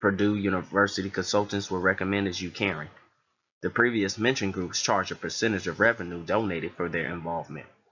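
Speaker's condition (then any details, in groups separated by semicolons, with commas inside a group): No condition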